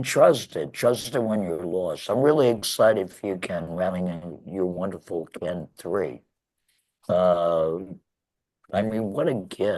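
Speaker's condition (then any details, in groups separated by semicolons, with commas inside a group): Laryngectomy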